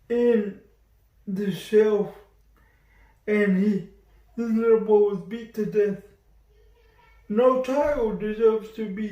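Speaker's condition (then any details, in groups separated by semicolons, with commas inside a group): Cerebral palsy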